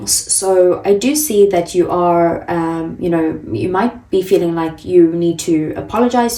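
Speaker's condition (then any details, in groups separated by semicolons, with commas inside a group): No condition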